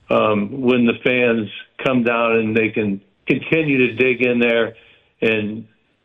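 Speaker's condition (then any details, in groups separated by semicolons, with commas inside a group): Parkinson's; stays active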